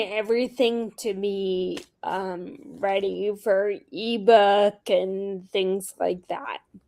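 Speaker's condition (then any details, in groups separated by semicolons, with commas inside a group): Friedreich's ataxia; diagnosed at 17, progressive, full-time wheelchair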